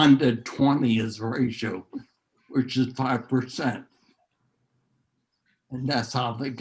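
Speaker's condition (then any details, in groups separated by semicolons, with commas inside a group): Neurological disease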